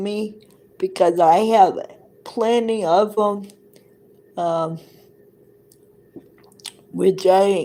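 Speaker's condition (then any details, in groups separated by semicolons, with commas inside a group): Cerebral palsy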